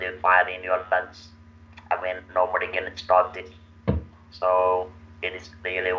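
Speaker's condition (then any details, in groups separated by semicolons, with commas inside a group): Laryngectomy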